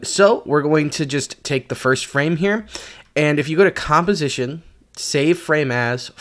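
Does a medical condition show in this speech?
No.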